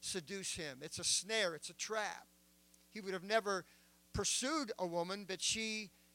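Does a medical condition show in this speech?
No.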